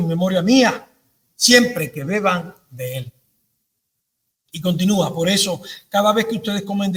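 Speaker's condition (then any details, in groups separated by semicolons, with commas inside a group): No condition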